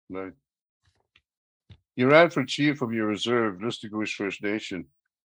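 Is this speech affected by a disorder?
No.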